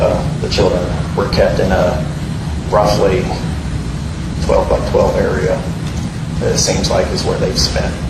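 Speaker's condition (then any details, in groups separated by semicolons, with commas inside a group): No condition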